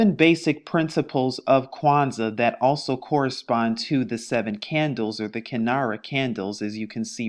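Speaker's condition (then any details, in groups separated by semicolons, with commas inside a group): No condition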